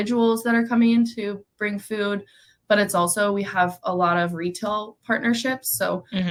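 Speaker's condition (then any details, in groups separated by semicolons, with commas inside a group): No condition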